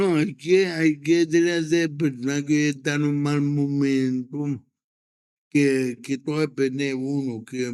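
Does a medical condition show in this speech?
Yes: cerebral palsy.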